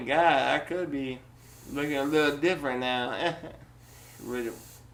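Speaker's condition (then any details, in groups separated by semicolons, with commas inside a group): Duchenne muscular dystrophy; spinal curvature surgery, steroids when young, uses wheelchair; full-time bipap-like ventilator, steroids affected breathing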